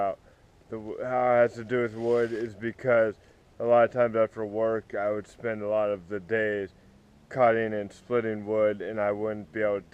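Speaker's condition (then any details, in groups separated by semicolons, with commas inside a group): Cerebral palsy; spastic, affects walking and legs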